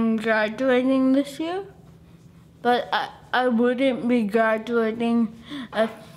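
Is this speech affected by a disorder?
Yes: cerebral palsy.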